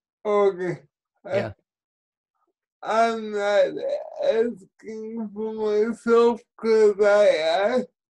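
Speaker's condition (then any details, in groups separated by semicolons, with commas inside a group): Cerebral palsy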